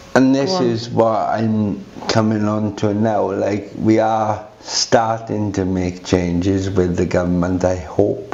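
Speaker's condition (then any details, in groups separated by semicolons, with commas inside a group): Cerebral palsy; quadriplegic form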